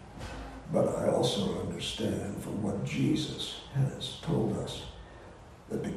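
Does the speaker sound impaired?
Yes: voice disorder; not contagious.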